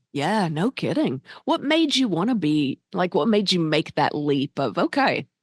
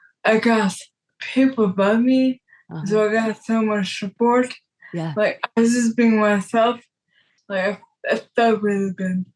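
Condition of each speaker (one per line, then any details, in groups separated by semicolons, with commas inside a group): No condition
Traumatic brain injury; caused by car wreck; years since injury, years of therapy, still improving; relearned talking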